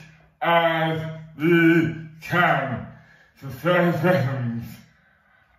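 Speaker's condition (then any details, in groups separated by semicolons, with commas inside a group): Dystonia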